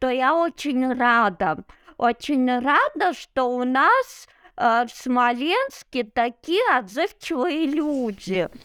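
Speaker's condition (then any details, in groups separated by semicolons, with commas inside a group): Cerebral palsy; no wheelchair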